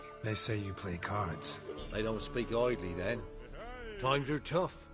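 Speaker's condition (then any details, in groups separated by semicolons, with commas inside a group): No condition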